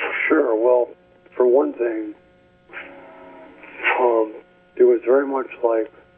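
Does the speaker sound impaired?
Yes: ALS; first symptom twitches in chest, specialist took six to eight months to diagnose, almost six years since diagnosis; speech getting worse.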